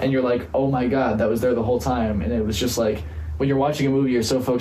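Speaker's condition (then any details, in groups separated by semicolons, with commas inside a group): No condition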